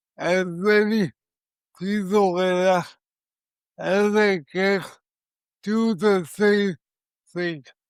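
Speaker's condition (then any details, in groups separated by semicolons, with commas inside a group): Cerebral palsy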